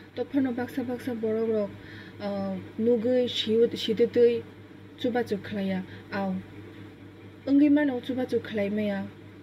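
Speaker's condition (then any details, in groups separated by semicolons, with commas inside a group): No condition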